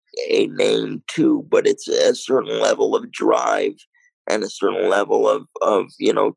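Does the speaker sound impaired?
Yes: cerebral palsy, mild.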